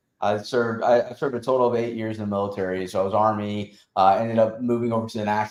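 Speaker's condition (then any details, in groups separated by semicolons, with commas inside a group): No condition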